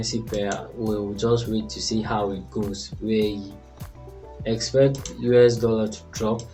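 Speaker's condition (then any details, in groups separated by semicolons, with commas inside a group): No condition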